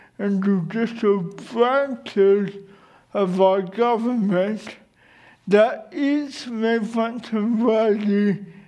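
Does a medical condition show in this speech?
Yes: cerebral palsy.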